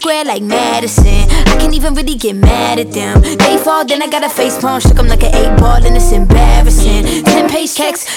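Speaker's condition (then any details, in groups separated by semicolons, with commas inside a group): No condition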